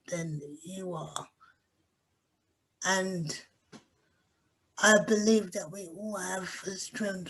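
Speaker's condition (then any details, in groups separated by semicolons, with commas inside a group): Cerebral palsy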